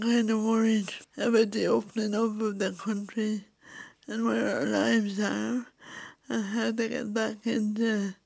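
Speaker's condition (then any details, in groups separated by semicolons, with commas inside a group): Cerebral palsy; COVID in January requiring ventilator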